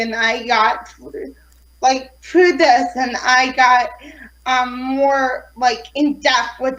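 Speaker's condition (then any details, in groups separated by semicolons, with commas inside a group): Cerebral palsy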